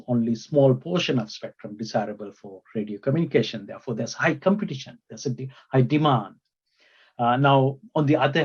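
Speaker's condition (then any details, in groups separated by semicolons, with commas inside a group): No condition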